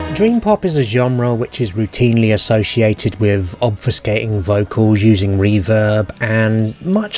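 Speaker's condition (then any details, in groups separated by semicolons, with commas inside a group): No condition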